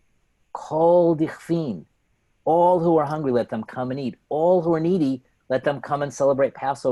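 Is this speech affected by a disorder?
No.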